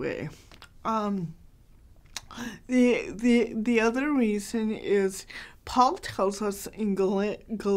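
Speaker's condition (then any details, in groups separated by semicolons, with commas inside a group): Cerebral palsy, mild; hard to understand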